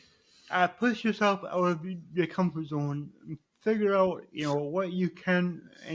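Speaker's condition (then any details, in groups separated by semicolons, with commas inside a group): Cerebral palsy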